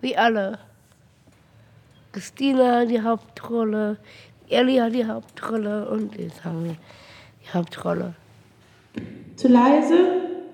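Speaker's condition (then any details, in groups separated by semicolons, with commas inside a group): Down syndrome; features visible at birth, glasses from age two, tongue control training, gymnastics, ballet, flute lessons; still very small, goes to karate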